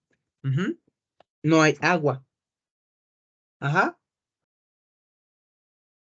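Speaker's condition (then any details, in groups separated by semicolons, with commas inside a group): No condition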